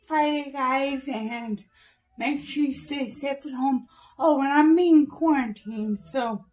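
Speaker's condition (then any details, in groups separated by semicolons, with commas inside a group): Brain injury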